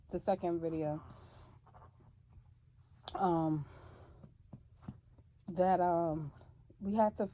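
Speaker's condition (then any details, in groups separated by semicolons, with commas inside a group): No condition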